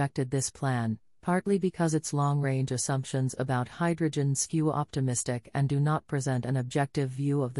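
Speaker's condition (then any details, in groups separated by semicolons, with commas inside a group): No condition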